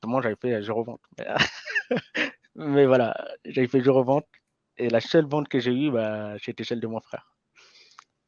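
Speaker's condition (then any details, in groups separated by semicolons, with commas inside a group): Hearing impairment from birth, congenital; degenerative hearing loss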